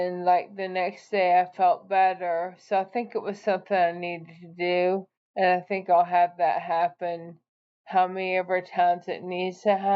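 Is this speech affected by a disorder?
Yes: ALS.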